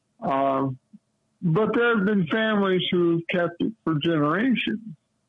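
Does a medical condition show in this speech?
Yes: cerebral palsy; lifelong.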